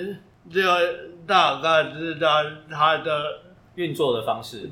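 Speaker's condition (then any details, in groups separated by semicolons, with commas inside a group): Brain injury with language impairment; thinking otherwise typical, communication initially poor, improved since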